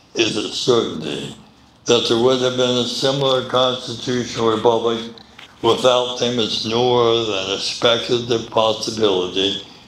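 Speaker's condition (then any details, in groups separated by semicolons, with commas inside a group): Medical condition affecting speech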